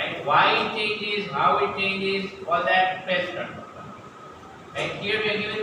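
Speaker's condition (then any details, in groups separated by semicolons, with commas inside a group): No condition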